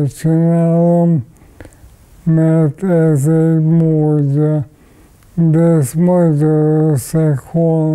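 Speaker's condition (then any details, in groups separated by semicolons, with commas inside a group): ALS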